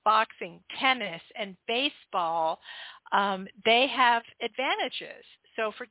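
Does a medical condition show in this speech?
No.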